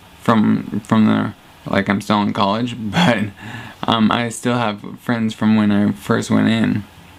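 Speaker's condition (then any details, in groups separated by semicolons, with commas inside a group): Traumatic brain injury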